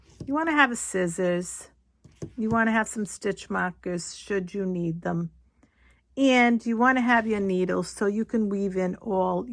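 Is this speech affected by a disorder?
No.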